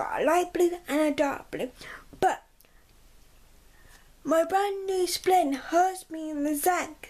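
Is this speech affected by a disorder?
Yes: cerebral palsy.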